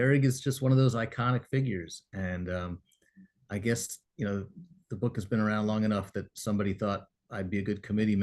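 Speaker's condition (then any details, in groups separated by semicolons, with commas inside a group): No condition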